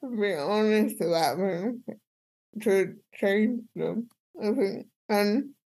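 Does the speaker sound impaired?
Yes: cerebral palsy; speech impediment.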